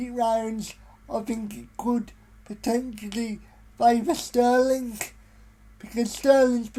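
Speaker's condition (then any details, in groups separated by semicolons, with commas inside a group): Cerebral palsy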